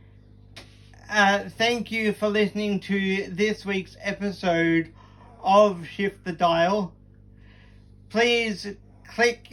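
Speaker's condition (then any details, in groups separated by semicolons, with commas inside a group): Cerebral palsy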